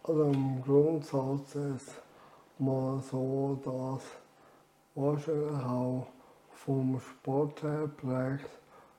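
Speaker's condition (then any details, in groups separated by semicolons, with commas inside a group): ALS; reduced air makes talking effortful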